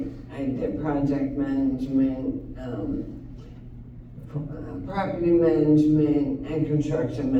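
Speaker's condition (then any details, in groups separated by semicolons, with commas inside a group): ALS; hand onset; slow progressor; speech noticeably affected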